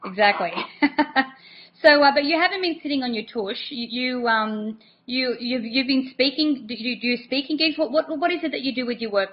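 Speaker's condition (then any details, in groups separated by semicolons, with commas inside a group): No condition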